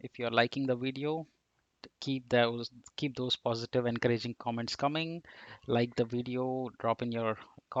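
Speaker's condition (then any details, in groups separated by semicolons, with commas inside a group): No condition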